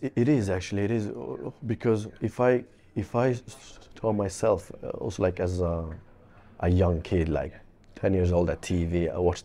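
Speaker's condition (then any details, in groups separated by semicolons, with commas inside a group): Stammer; stammer since about age six, cause unknown, more nervous some days speaking before class as child; speaks with stammer in interview, does not avoid or hide words; Swedish first language, English learned in school, not hard speaking English with stammer; repeated words, prolonged sounds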